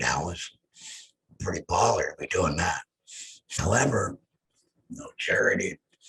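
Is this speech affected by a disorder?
Yes: head and neck cancer; laryngectomy; voice lost.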